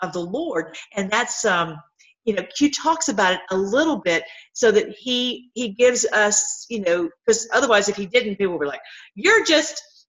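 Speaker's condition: No condition

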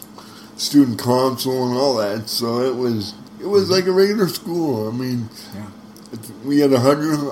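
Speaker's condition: Spastic cerebral palsy; worries about stuttering on some words, had speech therapy in school

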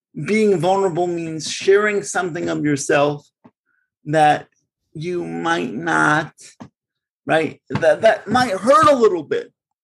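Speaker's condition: Cerebral palsy; since birth

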